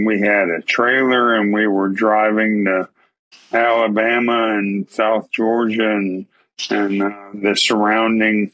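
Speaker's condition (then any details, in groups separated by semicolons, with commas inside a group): ALS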